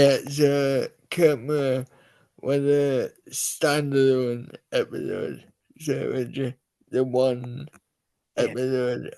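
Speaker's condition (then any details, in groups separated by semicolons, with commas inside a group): Cerebral palsy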